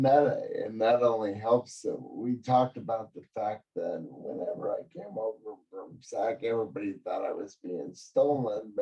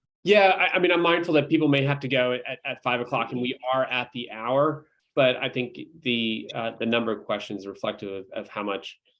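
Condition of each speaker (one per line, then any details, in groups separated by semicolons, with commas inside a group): Cerebral palsy
No condition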